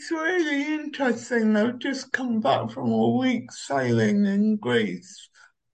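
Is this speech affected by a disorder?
Yes: cerebral palsy; walks short distances, uses Omeo wheelchair, a Segway with a seat.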